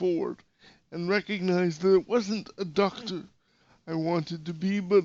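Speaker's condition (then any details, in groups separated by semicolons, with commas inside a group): Cerebral palsy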